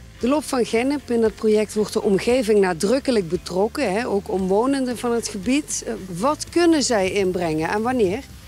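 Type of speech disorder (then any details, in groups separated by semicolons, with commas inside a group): None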